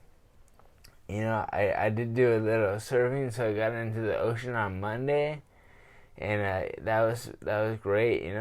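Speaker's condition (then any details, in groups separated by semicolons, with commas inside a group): Traumatic brain injury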